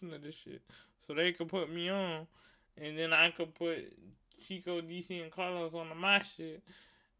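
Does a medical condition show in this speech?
Yes: cerebral palsy; wheelchair user.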